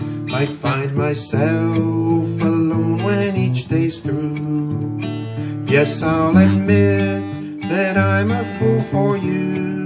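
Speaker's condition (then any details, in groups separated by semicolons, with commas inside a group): No condition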